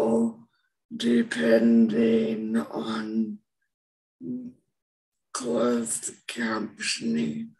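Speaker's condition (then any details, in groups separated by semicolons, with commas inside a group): Episodic dysarthria, electrical injury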